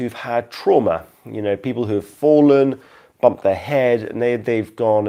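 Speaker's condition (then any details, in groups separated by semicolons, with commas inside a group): No condition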